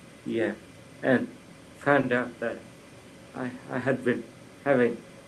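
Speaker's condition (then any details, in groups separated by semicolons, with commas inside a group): Brain injury; limited use of one hand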